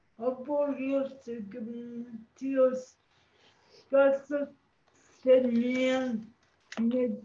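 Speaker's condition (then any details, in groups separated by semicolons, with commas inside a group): Cerebral palsy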